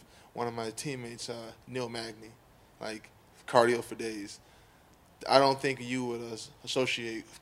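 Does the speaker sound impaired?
Yes: stuttering; speech impediment, evident since start of career; stutters when trying to talk trash, ruins delivery, interviews not always eloquent; here prolonged sounds, blocks.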